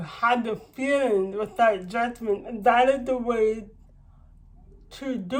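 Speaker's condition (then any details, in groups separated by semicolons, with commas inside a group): Cerebral palsy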